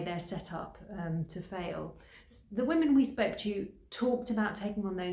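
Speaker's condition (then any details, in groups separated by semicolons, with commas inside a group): No condition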